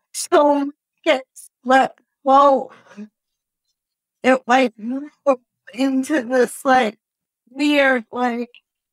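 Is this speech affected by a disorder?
Yes: cerebral palsy.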